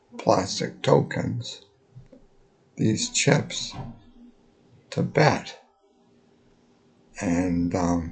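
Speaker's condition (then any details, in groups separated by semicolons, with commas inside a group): Multiple sclerosis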